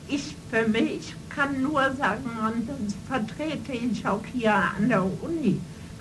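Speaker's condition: Cerebral palsy, spastic and ataxic

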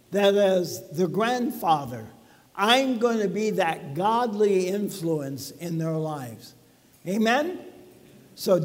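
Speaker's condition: ALS; talking a little bit funny

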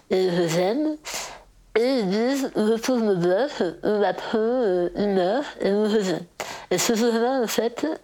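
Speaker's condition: Total glossectomy; eats everything perfectly again

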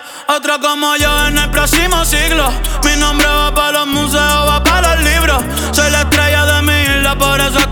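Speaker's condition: No condition

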